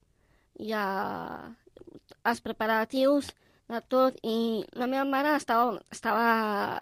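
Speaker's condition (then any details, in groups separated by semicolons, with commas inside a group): Down syndrome; can do all tasks others do but more slowly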